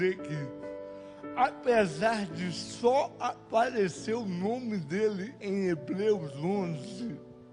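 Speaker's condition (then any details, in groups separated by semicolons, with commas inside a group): Cerebral palsy; no speech as child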